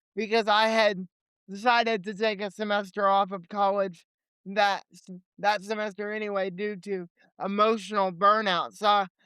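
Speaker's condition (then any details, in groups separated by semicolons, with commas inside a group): Cerebral palsy; limited mobility, legs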